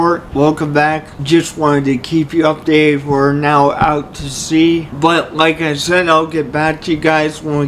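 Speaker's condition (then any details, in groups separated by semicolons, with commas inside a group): Cerebral palsy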